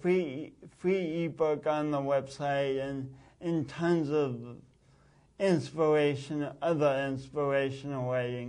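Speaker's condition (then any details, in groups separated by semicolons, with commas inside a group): Speech impediment from birth oxygen loss; pronounced speech impediment since birth, distinguished one-of-a-kind unique accent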